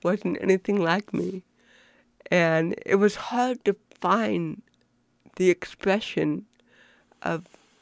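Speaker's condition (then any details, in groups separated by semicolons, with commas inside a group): Cerebral palsy; relearned walking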